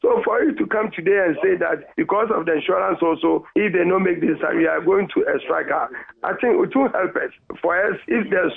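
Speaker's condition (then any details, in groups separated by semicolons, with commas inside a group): No condition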